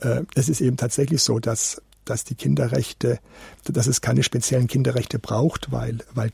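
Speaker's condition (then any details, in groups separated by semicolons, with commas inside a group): No condition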